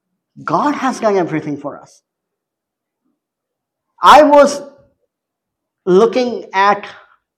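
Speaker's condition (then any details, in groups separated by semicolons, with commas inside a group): Cleft palate; major speech impediments since childhood, still present, speaks two or three languages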